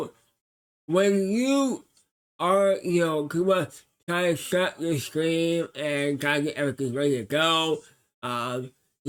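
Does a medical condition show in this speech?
Yes: cerebral palsy.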